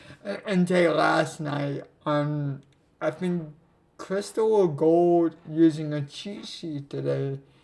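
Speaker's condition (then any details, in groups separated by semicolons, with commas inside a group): Cerebral palsy; affects legs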